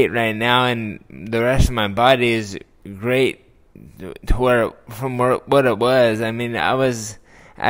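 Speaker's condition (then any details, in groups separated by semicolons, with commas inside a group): Traumatic brain injury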